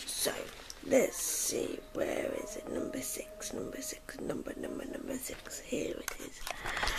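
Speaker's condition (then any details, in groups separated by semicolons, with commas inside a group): Cerebral palsy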